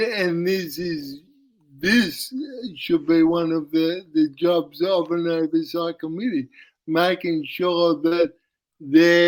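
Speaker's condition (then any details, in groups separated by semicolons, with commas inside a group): Cerebral palsy; uses wheelchair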